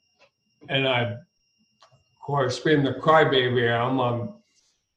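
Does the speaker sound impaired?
Yes: ALS; ALS with throat onset, first noticed while singing at gigs, age 66, ENT first prescribed Mucinex; throat not responding when singing, could not reach notes, nephew brain surgeon in Boston heard voice change.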